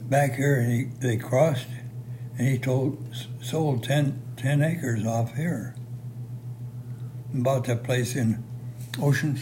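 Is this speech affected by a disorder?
Yes: Parkinson's; severe, says unable to move anything.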